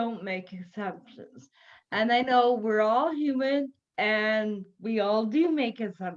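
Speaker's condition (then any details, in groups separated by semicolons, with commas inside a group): Cerebral palsy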